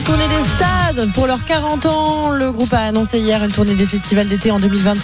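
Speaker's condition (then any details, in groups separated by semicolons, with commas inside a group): No condition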